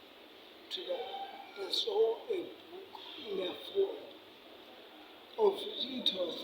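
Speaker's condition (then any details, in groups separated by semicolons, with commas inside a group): Cerebral palsy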